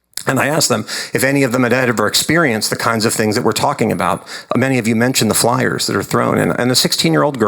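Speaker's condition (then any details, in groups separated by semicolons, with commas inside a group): No condition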